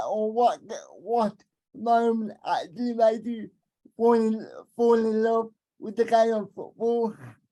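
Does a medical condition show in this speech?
Yes: cerebral palsy.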